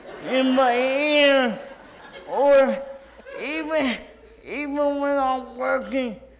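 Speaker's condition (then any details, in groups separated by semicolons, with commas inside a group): Cerebral palsy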